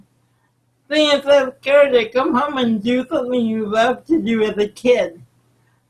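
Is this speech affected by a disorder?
Yes: cerebral palsy.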